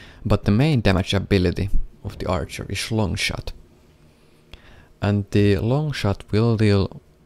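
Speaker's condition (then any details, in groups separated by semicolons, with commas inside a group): No condition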